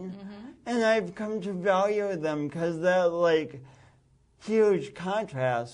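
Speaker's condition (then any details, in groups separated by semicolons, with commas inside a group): Speech impediment from birth oxygen loss; distinguished one-of-a-kind unique accent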